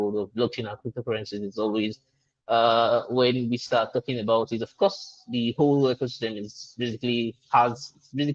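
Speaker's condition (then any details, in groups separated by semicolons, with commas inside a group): No condition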